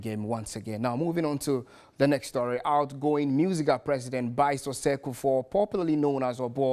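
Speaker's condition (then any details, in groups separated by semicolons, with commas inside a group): No condition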